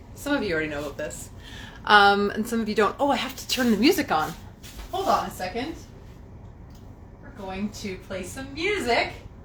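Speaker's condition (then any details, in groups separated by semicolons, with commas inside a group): No condition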